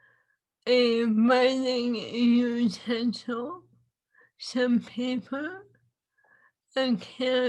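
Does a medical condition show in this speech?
Yes: ALS; swallowing lost.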